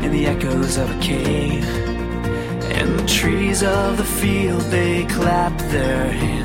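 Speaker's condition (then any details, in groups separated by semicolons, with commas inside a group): No condition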